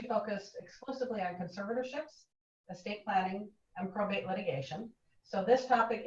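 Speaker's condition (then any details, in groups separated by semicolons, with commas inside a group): No condition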